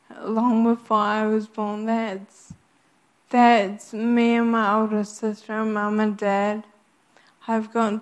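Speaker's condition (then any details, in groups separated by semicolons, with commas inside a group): Friedreich's ataxia; cannot speak if quiet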